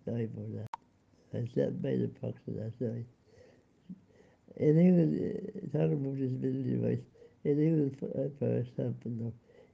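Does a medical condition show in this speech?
Yes: cerebral palsy; congenital, unable to climb stairs.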